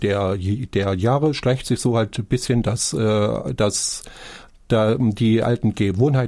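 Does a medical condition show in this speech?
Yes: stuttering; here repeated sounds, repeated words, prolonged sounds.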